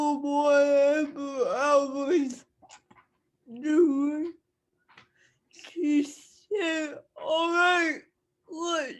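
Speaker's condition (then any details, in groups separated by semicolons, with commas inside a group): Cerebral palsy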